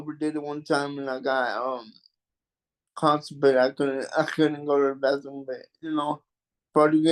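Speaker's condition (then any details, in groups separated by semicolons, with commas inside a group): Cerebral palsy; mild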